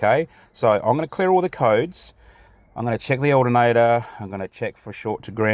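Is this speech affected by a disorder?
No.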